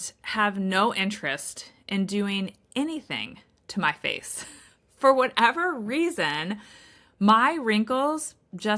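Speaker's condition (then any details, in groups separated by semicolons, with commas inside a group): No condition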